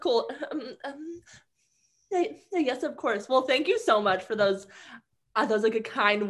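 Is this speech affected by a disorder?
Yes: stuttering; stuttering onset around age six, childhood speech therapy, speech therapist Lauren from age ten; Lauren's therapy gave tools to speak confidently with stutter, not elimination, unlike earlier fixing-model therapists; fluency varies day to day, some days perfectly fluent, others persistent stuttering, communication difficult at times; here repeated sounds, repeated words, prolonged sounds.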